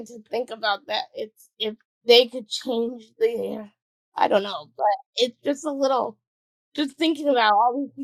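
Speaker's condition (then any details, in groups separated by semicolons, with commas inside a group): Cerebral palsy; quadriplegic, birth oxygen deprivation, wheelchair user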